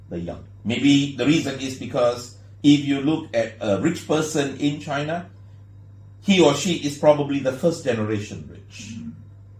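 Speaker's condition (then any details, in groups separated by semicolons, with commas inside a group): No condition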